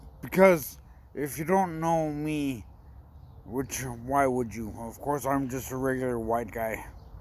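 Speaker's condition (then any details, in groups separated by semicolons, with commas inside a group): Brain injury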